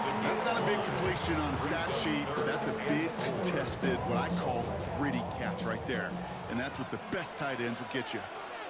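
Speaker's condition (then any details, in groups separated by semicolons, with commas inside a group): No condition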